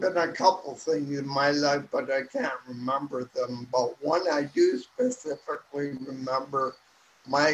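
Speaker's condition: Ataxic cerebral palsy; from birth, maternal rubella (German measles), back part of brain affected, wide-based gait, childhood short leg braces, weighted shoes; speech affected, about five years childhood speech therapy at crippled children's school, hopes speech sounds better now

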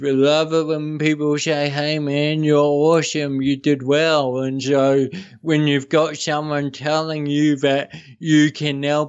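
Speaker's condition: Cerebral palsy; now fully speaking

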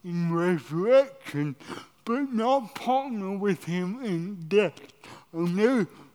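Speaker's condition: Cerebral palsy

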